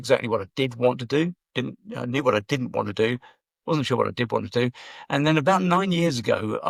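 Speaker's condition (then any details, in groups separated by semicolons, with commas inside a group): No condition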